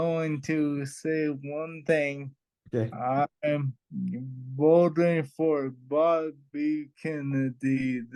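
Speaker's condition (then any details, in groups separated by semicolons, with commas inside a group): Traumatic brain injury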